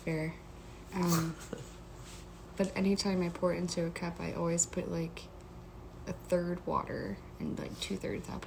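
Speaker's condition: No condition

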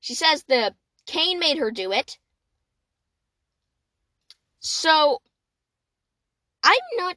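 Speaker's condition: No condition

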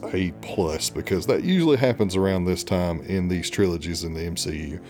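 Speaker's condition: No condition

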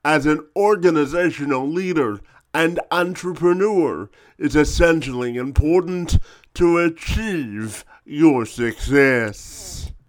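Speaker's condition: Cerebral palsy; from birth

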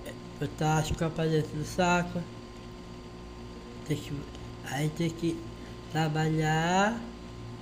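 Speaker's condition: Down syndrome; student in APAE Belém ageing programme; short replies, interviewer repeats words back to confirm

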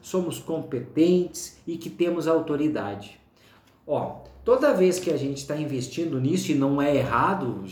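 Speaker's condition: No condition

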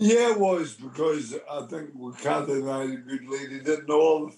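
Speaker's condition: Motor neurone disease; arm weakness

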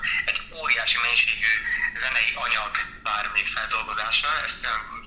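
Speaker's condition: No condition

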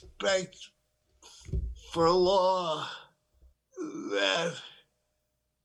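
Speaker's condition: Parkinson's disease; diagnosed over 9 years ago

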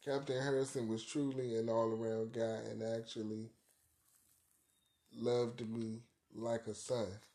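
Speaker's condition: Cerebral palsy; arthritis

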